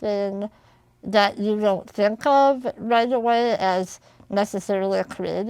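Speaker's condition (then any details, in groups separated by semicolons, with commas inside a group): Spinal muscular atrophy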